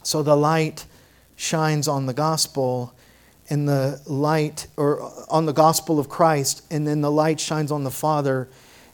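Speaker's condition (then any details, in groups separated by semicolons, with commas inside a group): No condition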